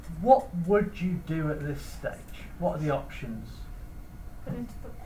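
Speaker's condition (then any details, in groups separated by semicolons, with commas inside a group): No condition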